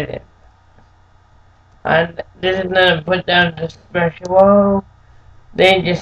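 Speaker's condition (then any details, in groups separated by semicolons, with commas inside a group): Cerebral palsy; present from birth, affects movement and speech; speaks slightly differently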